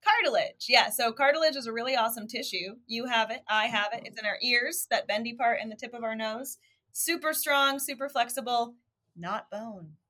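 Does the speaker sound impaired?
No.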